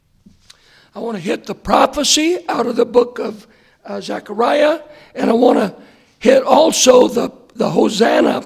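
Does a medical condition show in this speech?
Yes: hoarseness after vocal cord surgery; second opinion sought.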